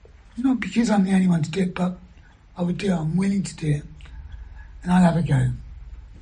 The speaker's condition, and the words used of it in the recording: Throat cancer. And basically, they've injected it to my vocal cord to push this side out, which now this one meets, which allows me to talk, and I can talk a sentence without running out of breath.